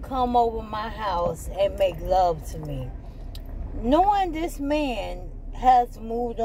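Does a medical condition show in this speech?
Yes: ALS.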